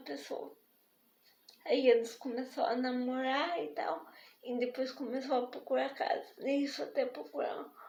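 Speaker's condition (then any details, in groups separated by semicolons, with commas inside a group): Spastic diplegic cerebral palsy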